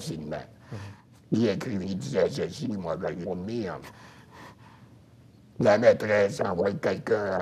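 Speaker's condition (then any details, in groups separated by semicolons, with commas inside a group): Throat cancer, voice prosthesis; laryngectomy, voice prosthesis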